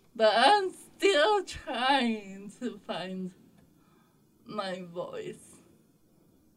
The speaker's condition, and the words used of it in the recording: Cerebral palsy. Oh, yeah, I had, like, speech therapy in the past.